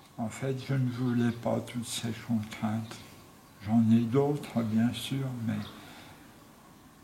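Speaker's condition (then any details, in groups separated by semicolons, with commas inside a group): Tongue cancer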